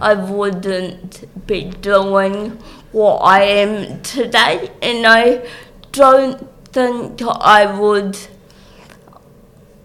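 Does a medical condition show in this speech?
Yes: cerebral palsy; speech obviously affected.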